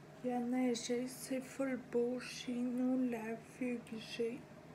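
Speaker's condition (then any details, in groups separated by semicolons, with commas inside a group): Ataxia; degenerative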